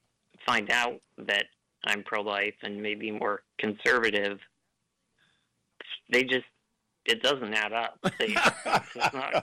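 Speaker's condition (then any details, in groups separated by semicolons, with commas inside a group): Duchenne muscular dystrophy; Duchenne muscular dystrophy diagnosed at age 3, power chair since about age 10; uses ventilator to breathe; ventilator may be audible, speech cadence slightly different but works well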